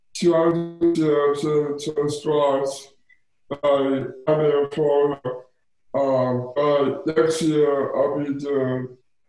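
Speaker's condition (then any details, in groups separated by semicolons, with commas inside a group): Down syndrome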